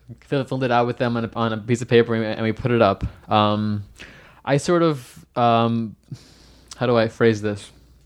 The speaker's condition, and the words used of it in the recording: Stuttering. I feel like I hearing some voluntary stuttering, which I absolutely